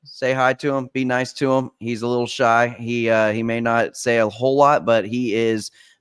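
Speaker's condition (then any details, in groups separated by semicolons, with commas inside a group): No condition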